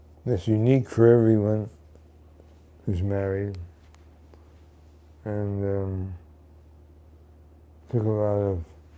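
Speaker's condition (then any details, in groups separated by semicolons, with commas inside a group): Parkinson's disease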